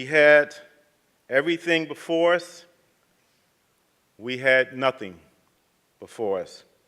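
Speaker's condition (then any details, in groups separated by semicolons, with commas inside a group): No condition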